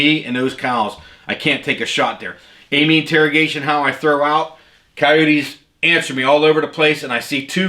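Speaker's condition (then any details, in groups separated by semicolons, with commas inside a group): No condition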